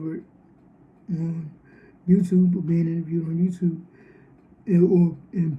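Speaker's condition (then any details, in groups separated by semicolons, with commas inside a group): Cerebral palsy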